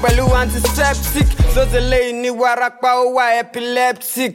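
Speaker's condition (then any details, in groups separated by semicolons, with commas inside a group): No condition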